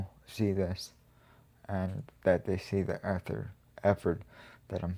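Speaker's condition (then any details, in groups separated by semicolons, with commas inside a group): Cerebral palsy; quadriplegic, uses wheelchair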